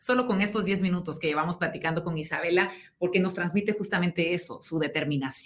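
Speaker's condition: No condition

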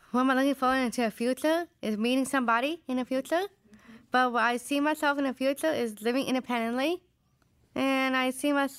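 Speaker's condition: Down syndrome; Down syndrome since birth

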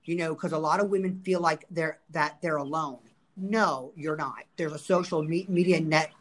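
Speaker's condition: Stuttering; stuttering since school years, teased for it; present-tense self-report of stuttering; repeated sounds, repeated words

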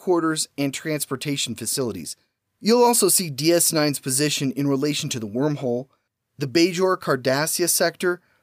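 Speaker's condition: No condition

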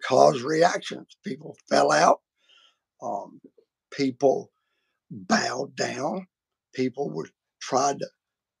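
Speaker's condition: Vocal cord surgery; including laser treatment

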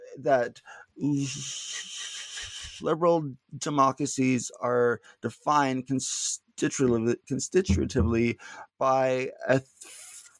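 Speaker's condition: Stuttering; not stuttering much currently; repeated sounds, prolonged sounds

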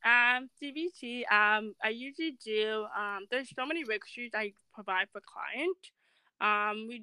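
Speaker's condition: Deafness; sudden onset

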